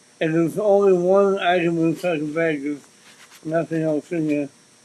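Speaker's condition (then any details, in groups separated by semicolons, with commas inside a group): Cerebral palsy; since birth; speech impediment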